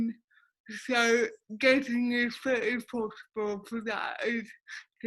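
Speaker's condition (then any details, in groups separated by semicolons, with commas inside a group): Cerebral palsy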